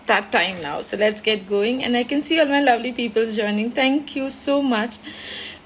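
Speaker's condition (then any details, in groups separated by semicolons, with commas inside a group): No condition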